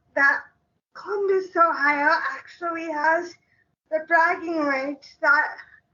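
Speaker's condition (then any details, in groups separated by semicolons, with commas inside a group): Cerebral palsy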